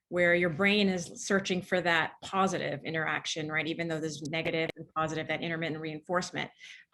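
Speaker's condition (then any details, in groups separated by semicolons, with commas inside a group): No condition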